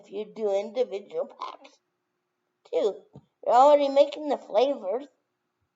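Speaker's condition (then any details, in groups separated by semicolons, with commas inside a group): Brain injury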